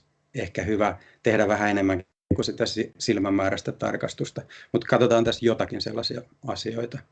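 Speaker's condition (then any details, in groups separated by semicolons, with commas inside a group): No condition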